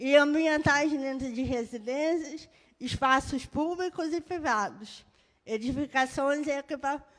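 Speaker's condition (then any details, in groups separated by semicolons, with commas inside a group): Cerebral palsy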